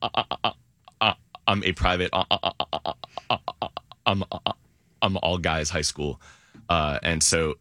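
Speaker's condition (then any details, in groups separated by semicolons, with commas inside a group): Stuttering; stutter since grade school, avoidance reduction therapy in high school and college, National Stuttering Association member; mild stutter, persistent as adult; anticipates stutters on upcoming words, no word substitution, does not avoid stuttering; repeated words, blocks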